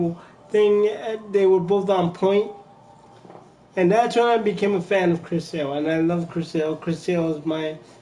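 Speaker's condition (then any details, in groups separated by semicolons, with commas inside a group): Cerebral palsy; from birth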